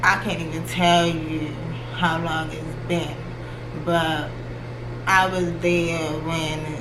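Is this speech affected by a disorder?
Yes: cerebral palsy.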